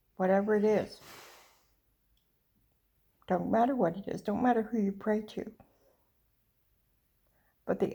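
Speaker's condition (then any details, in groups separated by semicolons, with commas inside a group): Cerebral palsy; speech noticeably atypical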